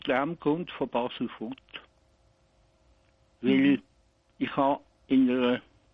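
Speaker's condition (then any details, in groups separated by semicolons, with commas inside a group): Oral cavity cancer, partial glossectomy; oral cavity cancer diagnosed 2 years ago at about 56, half of tongue removed, neck opened surgically, tracheotomy; torn diaphragm, cannot breathe properly, not expected to improve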